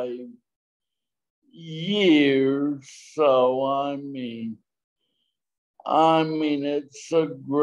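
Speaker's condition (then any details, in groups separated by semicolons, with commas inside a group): Traumatic brain injury; almost 40 years since injury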